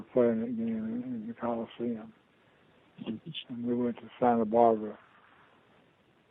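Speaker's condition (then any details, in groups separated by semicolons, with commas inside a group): Parkinson's disease; diagnosed about two years ago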